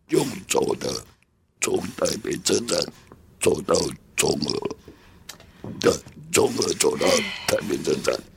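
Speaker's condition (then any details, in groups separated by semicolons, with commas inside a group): Laryngectomy for hypopharyngeal cancer, total laryngectomy; hoarse voice before diagnosis, voice lost after surgery, 1.5 years to say own name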